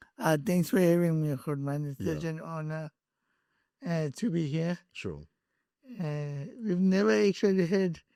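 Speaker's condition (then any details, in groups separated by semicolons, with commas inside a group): Cerebral palsy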